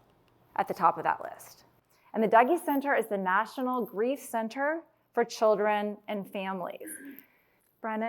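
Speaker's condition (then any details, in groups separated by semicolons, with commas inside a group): No condition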